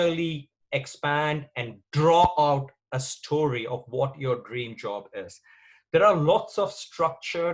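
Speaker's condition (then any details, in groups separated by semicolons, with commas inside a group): No condition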